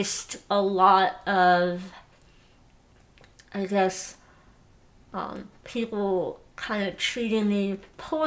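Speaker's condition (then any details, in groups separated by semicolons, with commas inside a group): Moebius syndrome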